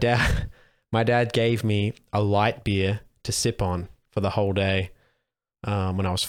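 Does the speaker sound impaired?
No.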